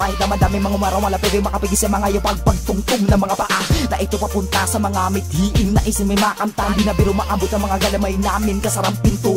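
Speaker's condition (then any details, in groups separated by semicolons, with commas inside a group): No condition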